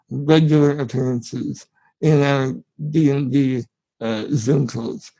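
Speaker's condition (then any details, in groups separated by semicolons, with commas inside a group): Spinal muscular atrophy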